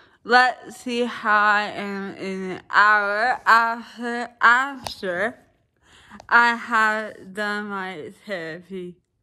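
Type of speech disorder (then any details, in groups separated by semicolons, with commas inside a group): Dysarthria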